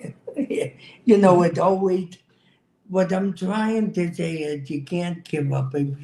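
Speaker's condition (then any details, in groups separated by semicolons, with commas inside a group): Cerebral palsy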